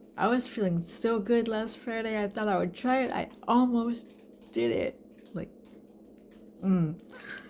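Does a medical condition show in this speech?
Yes: cerebral palsy.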